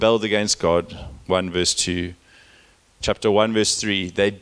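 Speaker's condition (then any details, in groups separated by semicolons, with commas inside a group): No condition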